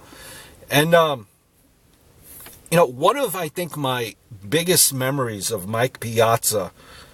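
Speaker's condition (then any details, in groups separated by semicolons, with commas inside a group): No condition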